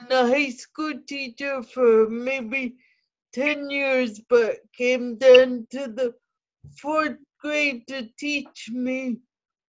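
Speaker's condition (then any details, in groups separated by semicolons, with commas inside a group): Cerebral palsy; cerebral palsy since childhood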